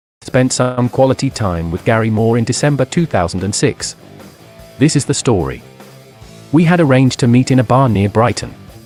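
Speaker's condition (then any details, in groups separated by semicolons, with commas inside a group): No condition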